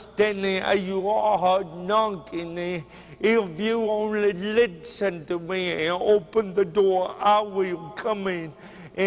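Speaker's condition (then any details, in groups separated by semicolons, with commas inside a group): Cerebral palsy; speech hard to understand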